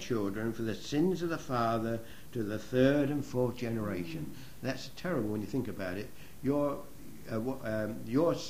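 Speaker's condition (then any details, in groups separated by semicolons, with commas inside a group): No condition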